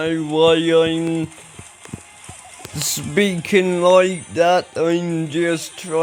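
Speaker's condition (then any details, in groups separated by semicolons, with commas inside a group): Ataxia; speech recently worse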